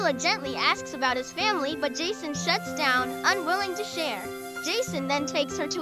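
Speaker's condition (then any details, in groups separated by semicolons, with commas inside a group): No condition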